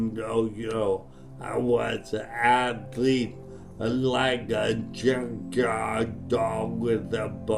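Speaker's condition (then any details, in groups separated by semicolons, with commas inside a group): Traumatic brain injury (pontine cavernoma)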